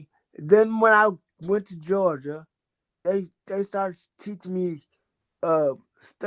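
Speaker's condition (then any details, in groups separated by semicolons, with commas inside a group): Cerebral palsy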